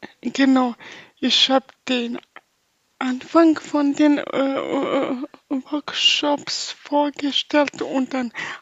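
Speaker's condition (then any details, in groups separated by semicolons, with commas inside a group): Spastic paralysis from birth, spastic, affecting all four limbs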